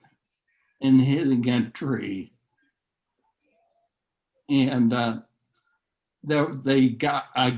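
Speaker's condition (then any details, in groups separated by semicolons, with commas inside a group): Neurological disease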